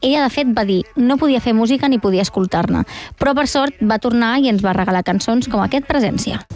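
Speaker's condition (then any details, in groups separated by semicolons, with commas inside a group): No condition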